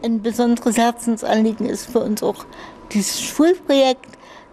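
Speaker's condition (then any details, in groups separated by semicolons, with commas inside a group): Infantile cerebral palsy; spastic cerebral palsy, infantile brain damage since birth, cramping, limitations in all areas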